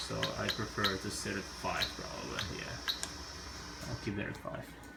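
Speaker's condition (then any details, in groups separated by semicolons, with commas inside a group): No condition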